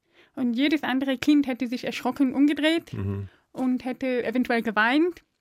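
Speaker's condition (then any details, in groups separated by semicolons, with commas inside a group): Deafness; deaf since birth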